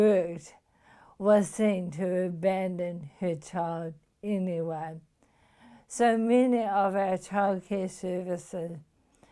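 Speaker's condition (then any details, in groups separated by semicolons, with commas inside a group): Motor neuron disease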